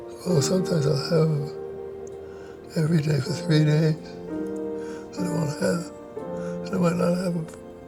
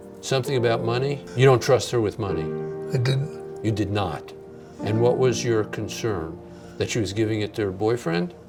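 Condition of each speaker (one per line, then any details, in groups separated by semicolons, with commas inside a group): Parkinson's disease; diagnosed about 10 years ago, symptoms 2 years earlier
No condition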